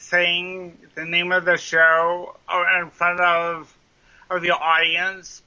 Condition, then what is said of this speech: Cerebral palsy. So if I make reference to something drunk when I'm not, that's why it's because of the speech impediment.